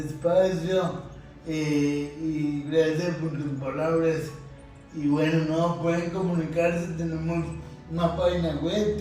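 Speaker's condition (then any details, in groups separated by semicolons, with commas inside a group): Cerebral palsy; difficulty speaking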